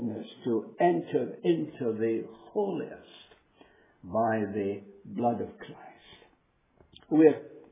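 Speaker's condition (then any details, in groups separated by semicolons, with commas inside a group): No condition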